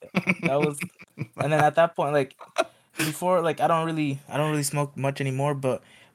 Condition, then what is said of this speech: No condition.